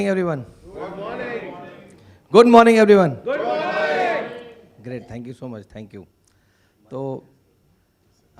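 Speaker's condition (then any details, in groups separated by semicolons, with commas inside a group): No condition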